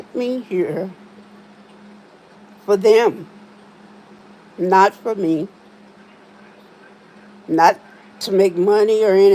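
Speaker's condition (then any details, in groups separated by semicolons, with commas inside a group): Spinal neurosarcoidosis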